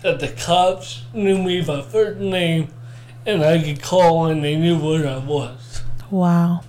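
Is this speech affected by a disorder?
Yes: cerebral palsy; born not breathing.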